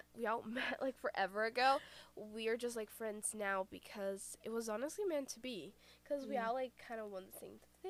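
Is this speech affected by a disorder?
No.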